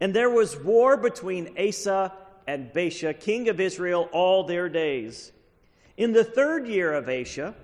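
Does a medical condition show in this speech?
No.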